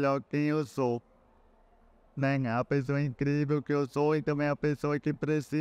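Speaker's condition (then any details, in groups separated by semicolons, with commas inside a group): Cerebral palsy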